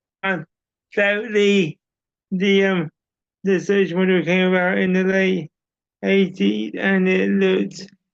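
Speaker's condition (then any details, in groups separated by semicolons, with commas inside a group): Cerebral palsy; audible speech impairment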